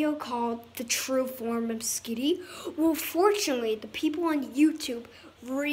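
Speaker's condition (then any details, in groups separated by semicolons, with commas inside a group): No condition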